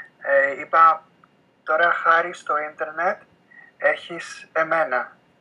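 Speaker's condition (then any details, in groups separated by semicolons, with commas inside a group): No condition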